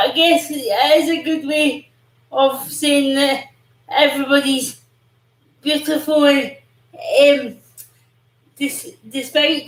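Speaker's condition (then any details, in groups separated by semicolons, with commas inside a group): Cerebral palsy; non-progressive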